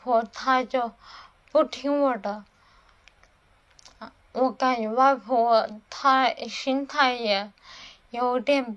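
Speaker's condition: Cerebellar atrophy, hereditary; untreatable

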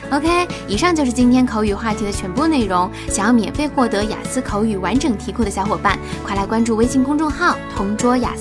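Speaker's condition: No condition

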